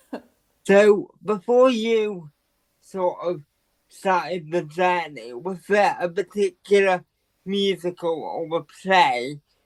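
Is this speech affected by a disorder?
Yes: quadriplegic cerebral palsy; quadriplegic, full-time powerchair user.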